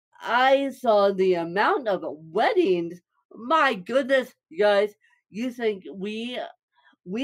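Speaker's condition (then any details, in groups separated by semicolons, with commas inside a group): Cerebral palsy, mixed, moderate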